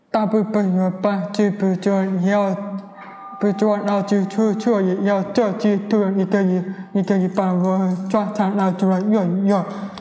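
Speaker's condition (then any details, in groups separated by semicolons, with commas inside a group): Hearing impairment; wears hearing aid, hears car horns and ambulance sirens with hearing aid; converses orally with host without interpreter; speech not very clear, others may not understand her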